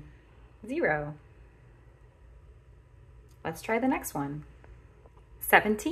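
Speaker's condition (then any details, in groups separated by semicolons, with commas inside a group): No condition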